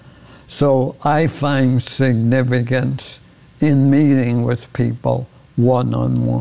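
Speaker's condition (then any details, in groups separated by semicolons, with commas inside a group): ALS; beyond 11 years now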